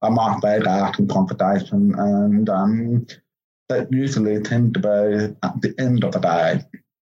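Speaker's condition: Profound deafness; congenital, born deaf

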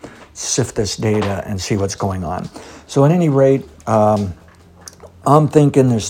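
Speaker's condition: No condition

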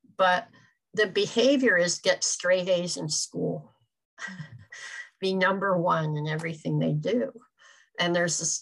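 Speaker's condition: Cleft palate; congenital, extremely severe

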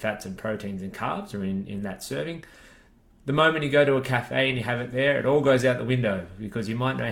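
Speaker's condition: No condition

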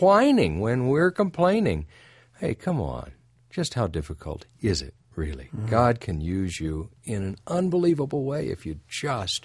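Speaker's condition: No condition

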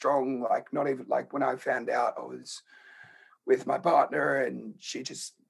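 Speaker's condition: Laryngeal cancer; HPV-related, in voice box, onset age 27-28, earlier neck fusion surgery with tubes past larynx; diagnosed about one year ago after months of croaky voice first thought nodules; speaks at low tone, hard to project voice

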